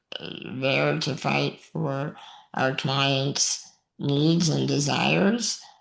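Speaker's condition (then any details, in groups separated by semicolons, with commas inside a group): Muscular dystrophy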